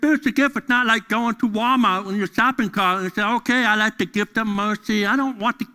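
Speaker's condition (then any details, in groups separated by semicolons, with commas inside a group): Deafness; deaf during school years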